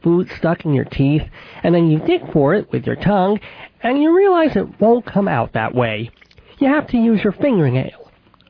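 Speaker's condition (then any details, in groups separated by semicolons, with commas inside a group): Cleft palate with lisp; could not nurse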